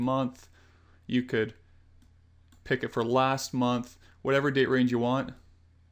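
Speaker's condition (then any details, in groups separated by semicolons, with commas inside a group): No condition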